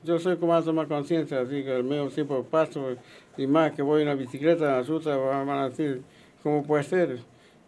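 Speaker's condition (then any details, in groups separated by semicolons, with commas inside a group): Parkinson's disease; earlier whole-body tremor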